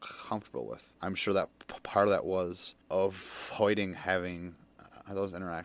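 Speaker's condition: Stutter; stutter since childhood, at least age 8, physically bullied for it; still stutters, public speaking and live energy healing sessions still hard, some days easier; no stutter when drunk from age 13, or high on stimulants after 24 hours awake; prolonged sounds, blocks

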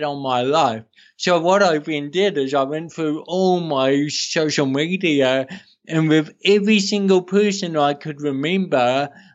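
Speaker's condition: Cerebral palsy; congenital, brief oxygen loss to brain, daily hospital speech therapy and physiotherapy for first seven years; age 33, fully walking and fully speaking; walking and talking predicted as biggest challenges, now fully speaking

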